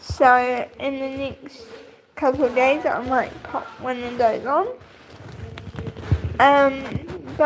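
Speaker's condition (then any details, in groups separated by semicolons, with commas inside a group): Cerebral palsy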